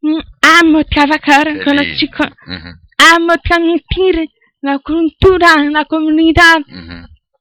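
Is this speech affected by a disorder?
Yes: deafness; cochlear implant at age 11 by own choice, secondary school without interpreter.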